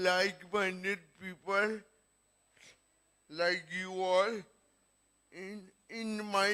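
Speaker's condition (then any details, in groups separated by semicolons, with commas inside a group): Cerebral palsy; present from birth, could not walk at six; described as fairly severe; speech may be hard to understand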